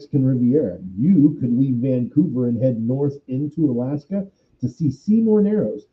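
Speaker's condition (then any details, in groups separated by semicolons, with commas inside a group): No condition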